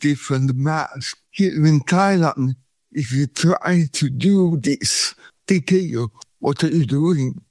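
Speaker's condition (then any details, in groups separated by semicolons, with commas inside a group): Cerebral palsy; from birth, no breathing first 40 minutes, feet opposite of Charlie Chaplin, shaking body, cramps, pain; cramp and pain free in Thailand, pain returns in Sweden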